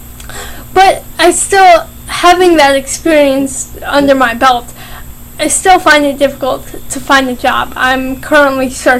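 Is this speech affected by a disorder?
Yes: cerebral palsy, mild.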